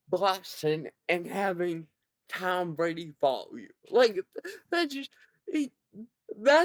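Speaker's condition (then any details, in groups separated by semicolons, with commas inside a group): Cerebral palsy; present from birth, severe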